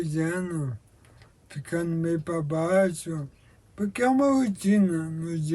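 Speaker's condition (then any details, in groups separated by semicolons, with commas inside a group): Amyotrophic lateral sclerosis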